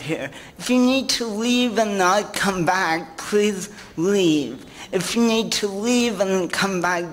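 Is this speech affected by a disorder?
Yes: cerebral palsy.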